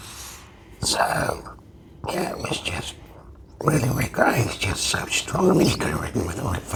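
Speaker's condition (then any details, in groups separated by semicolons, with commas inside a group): Laryngectomy; seven years since operation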